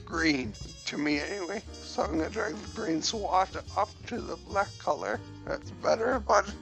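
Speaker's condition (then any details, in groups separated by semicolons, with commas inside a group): Cerebellar ataxia from brain tumour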